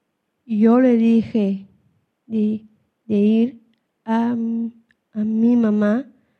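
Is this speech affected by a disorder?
Yes: Down syndrome; support person Patricia Andrade of Peruvian Down syndrome society present on panel; speaks Spanish, English interpretation given after her lines.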